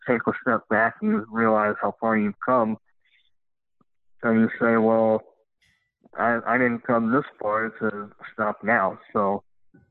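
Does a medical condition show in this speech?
Yes: cleft lip and palate; congenital, extreme leg deformities, many leg operations, full-time wheelchair at 13, bilateral above-knee amputation at 14; uses leg prostheses, running prostheses from Challenge Athlete Foundation grant, runner and triathlete; speech impediment, harder for new people to understand at first.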